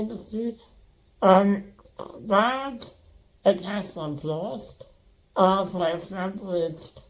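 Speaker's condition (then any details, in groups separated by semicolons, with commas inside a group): Spinal muscular atrophy; spinal muscular atrophy, quadriplegia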